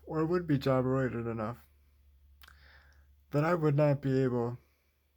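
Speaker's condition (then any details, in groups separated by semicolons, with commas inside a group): Cerebral palsy, spastic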